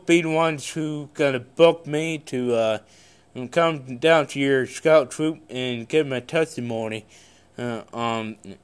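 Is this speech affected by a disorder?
Yes: cerebral palsy; congenital.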